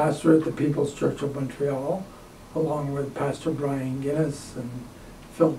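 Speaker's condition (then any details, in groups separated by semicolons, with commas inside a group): ALS; diagnosed about six years ago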